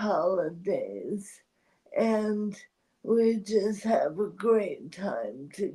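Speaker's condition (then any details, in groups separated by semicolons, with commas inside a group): ALS; voice strains with talking, needs voice rest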